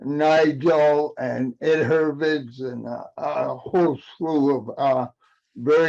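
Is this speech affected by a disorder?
Yes: cerebral palsy; aging adult, past 40.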